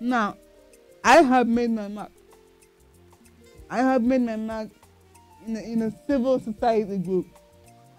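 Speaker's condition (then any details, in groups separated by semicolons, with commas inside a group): Cerebral palsy; acquired, not from birth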